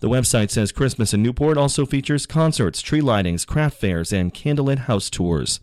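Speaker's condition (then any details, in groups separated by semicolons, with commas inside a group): No condition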